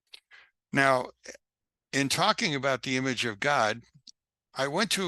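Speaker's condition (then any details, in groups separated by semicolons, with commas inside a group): No condition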